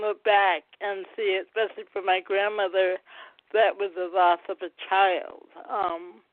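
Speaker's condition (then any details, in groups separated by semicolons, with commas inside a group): Cerebral palsy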